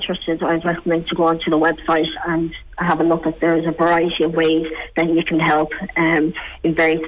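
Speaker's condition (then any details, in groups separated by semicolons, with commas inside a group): Cleft palate; congenital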